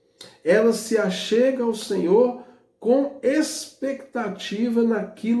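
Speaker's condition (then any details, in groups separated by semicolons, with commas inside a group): No condition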